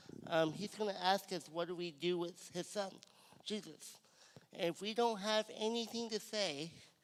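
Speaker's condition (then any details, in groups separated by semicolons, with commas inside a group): Cerebral palsy; cerebral palsy, from birth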